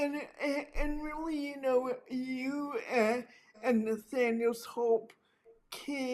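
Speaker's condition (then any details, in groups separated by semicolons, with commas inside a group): Cerebral palsy; affects hands and speech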